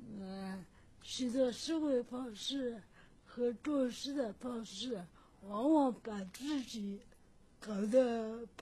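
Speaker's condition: Cerebral palsy; unclear, slurred articulation described in own poem

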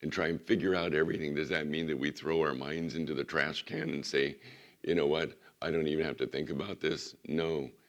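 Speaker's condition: Vocal cord surgery recovery; resting voice

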